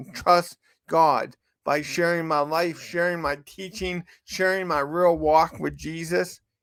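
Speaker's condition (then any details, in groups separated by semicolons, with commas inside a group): Cerebral palsy; from birth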